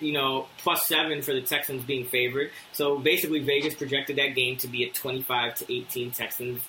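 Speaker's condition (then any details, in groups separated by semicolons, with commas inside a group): No condition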